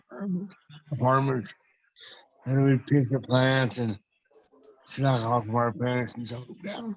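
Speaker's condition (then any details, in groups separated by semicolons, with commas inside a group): Traumatic brain injury; car crash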